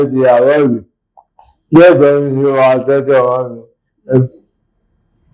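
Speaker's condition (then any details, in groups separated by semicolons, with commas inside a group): Cerebral palsy; from birth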